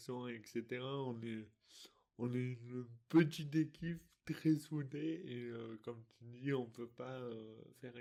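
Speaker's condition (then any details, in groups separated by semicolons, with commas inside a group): Dystonia; articulation difficulties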